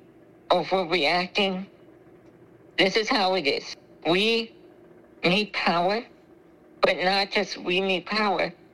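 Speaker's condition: Spinal muscular atrophy; congenital, ventilator

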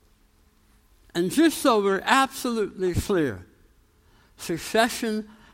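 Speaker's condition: Tongue cancer, jaw reconstruction, osteonecrosis of jaw after radiation; about 13 years since tongue cancer, healing after implant surgery, permanent teeth not yet affixed

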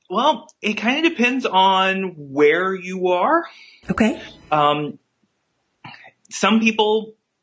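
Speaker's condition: No condition

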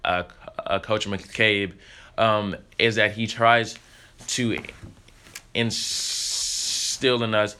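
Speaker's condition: Stuttering; stutter since early childhood, present in pre-k at Edna Row Elementary, formerly used a click sound; gotten better over the years, high school freshman, theater and musicals built speaking confidence; pauses and gets stuck, easier when rehearsed or singing, still stutters on stage; prolonged sounds, blocks

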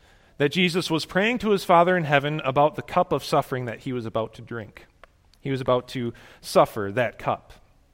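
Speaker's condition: No condition

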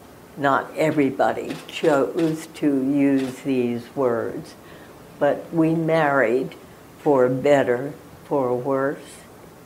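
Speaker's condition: Spasmodic dysphonia; could not talk for 4 months before diagnosis

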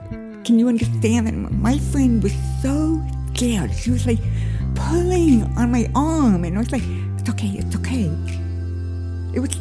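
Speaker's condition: Deafness

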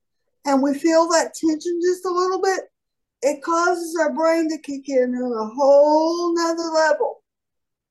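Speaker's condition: Cerebral palsy; falls

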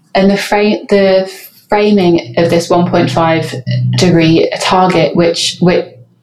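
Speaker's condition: Stammer; stammering left unedited in podcast, British Stammering Association no diversity without disfluency campaign; repeated sounds

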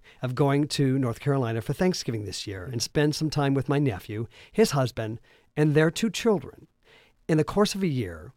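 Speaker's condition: No condition

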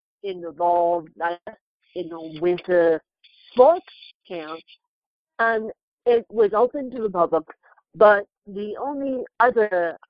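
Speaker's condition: Cerebral palsy; present from birth, lost ability to walk, near-fatal back operation in children's hospital left paralysis; can type but very slowly, writes books using Apple Siri speech dictation

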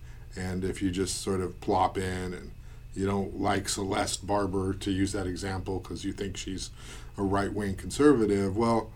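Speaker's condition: No condition

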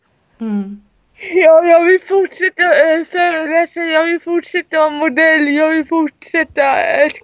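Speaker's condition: Cerebral palsy, severe

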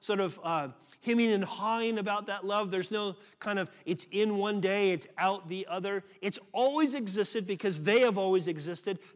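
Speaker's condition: No condition

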